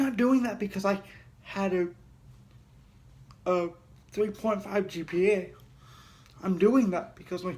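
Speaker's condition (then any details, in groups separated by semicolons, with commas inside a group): Cerebral palsy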